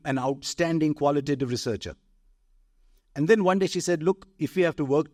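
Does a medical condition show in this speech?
No.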